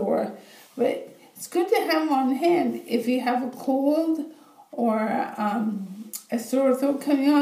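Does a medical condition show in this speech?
Yes: bulbar ALS, bulbar onset.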